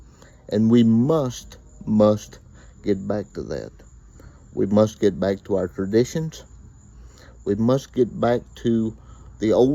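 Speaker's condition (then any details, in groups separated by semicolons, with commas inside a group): Cerebral palsy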